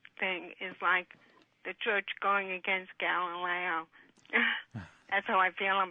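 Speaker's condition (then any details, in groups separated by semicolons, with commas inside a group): Motor neuron disease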